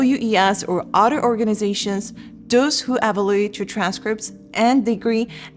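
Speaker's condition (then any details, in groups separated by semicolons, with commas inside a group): No condition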